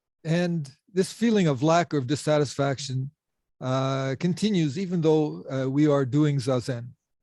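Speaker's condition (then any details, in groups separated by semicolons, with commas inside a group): No condition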